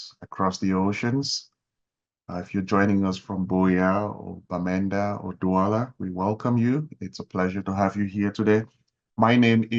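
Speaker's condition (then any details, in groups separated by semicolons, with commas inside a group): No condition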